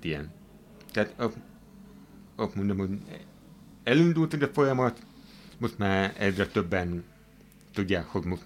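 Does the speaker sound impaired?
Yes: hearing impairment; hard of hearing, wears hearing aids.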